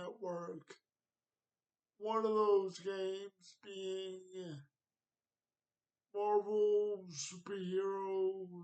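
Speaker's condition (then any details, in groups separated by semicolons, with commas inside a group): Cerebral palsy; wheelchair, needs transfer help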